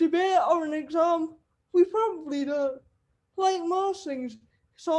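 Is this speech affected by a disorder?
Yes: cerebral palsy; wheelchair user.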